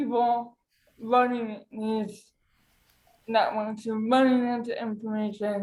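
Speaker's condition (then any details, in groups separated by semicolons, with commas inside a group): Cerebral palsy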